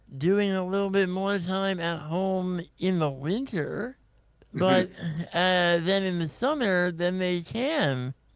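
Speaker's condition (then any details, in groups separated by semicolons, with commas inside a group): Congenital muscular dystrophy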